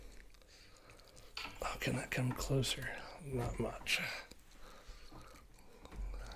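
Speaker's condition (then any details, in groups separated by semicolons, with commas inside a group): No condition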